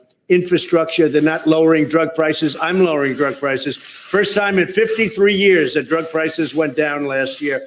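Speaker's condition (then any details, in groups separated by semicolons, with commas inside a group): No condition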